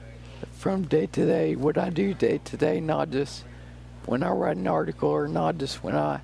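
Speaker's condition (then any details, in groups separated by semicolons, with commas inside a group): Friedreich's ataxia; rare neuromuscular disease, loss of balance and coordination, walking difficult, uses walker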